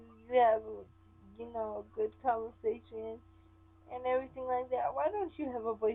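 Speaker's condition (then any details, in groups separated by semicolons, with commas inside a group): Cerebral palsy; from birth, affects hand; uses wheelchair; sometimes affected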